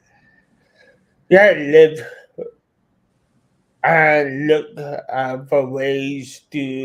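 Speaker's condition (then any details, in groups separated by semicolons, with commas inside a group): Cerebral palsy; affects speech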